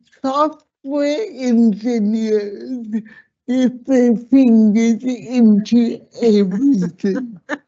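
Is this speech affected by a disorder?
Yes: slurred speech.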